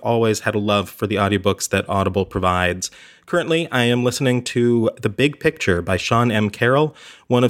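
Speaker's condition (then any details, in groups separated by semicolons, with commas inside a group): No condition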